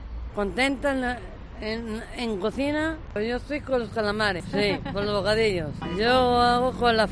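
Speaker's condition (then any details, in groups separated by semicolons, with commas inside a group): Down syndrome; intellectual disability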